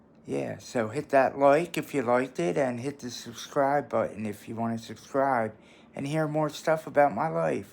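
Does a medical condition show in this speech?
Yes: traumatic brain injury; closed head injury from car, cognitive problems; frequent seizures past year, medication being adjusted.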